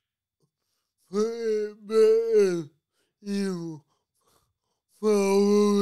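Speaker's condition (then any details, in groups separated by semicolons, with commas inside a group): Cerebral palsy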